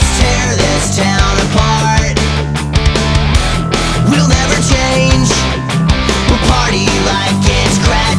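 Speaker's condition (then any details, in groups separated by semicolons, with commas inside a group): No condition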